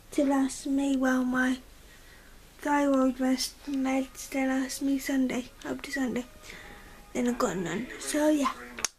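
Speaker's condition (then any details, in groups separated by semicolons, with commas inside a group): Cerebral palsy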